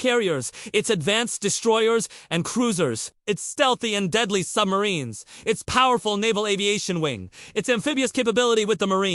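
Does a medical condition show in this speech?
No.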